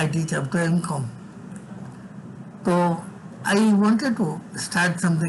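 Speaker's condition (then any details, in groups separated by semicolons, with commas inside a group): Severe cerebral palsy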